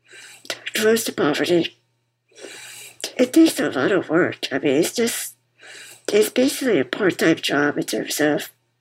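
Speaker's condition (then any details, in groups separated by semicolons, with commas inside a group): Muscular dystrophy; congenital muscular dystrophy, diagnosed as toddler, relies on others for most daily living activities; wears BiPAP machine to help breathing; BiPAP machine audible while talking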